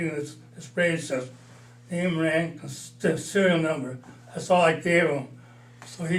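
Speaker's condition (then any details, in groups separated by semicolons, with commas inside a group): Parkinson's disease, mild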